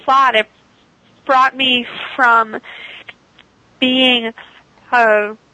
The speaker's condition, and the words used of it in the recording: Stuttering. I still stutter on the first word, like on set of a new sentence, but once I start talking, it's rare that I stutter at all, really.